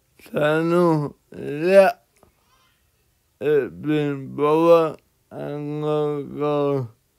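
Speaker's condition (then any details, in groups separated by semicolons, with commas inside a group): Cerebral palsy; one hand affected; atypical speech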